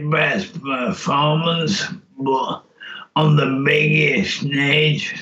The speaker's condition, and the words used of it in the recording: ALS (motor neuron disease). You know, I can't, you know, speak great, but my mind's still there.